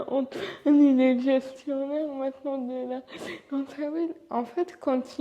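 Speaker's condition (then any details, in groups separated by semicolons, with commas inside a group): Cerebral palsy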